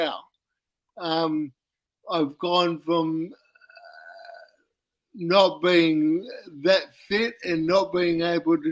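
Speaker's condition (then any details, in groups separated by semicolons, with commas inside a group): Cerebral palsy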